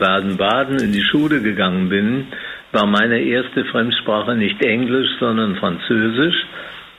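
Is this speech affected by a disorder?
Yes: Parkinson's disease; years of hand tremor holding a glass, dismissed as stage fright, diagnosed by neurologist after examination; aged 80, Professor Volkmann of Würzburg University involved.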